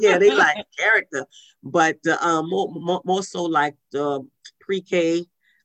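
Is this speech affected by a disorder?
Yes: stuttering; stuttering from birth, severe in childhood, no therapy, self-taught fluency through reading aloud from middle school; mostly fluent, still trips on certain words at times, substitutes other words; childhood blocks up to 5 minutes for few words, eye blinking, leg tapping, fluent when reading; here repeated sounds.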